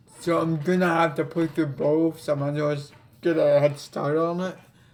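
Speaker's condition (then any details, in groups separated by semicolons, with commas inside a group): Cerebral palsy; affects legs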